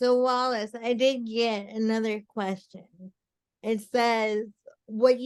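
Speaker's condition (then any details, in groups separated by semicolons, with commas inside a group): Cerebral palsy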